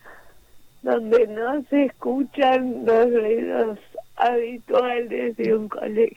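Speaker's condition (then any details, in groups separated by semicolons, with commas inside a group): Cerebral palsy; prompting others' prejudice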